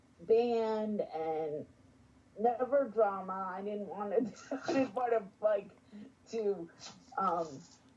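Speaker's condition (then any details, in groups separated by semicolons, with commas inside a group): Spastic quadriplegic cerebral palsy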